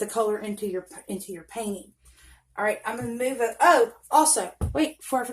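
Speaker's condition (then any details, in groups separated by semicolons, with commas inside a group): No condition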